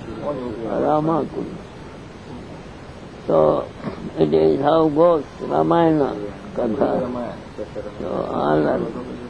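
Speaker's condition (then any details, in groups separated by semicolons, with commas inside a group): Deafness; cannot hear audience questions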